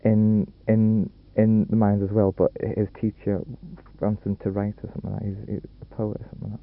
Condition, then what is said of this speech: Stuttering. Well, normally, my speech isn't all that bad.